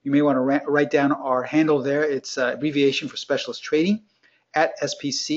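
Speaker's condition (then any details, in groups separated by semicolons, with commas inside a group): No condition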